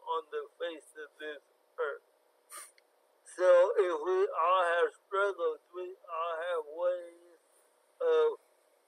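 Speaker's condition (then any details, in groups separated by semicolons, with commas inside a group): Cerebral palsy; from birth, born very premature, affects fine motor skills, cognition unaffected; difficulty tying shoes and writing, types everything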